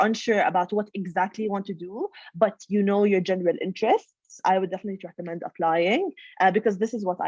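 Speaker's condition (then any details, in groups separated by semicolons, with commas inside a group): No condition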